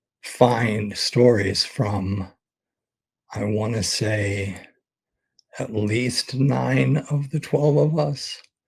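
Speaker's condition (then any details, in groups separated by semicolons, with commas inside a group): ALS; expects to lose voice very soon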